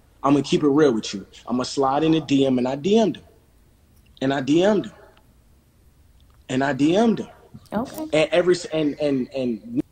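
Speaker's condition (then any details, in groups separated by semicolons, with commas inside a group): No condition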